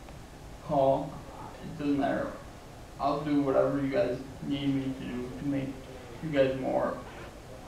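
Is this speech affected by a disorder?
Yes: traumatic brain injury; relearned talking through speech therapy.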